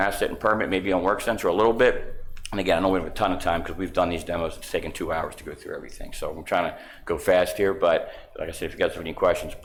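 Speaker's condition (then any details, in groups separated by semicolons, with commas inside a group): No condition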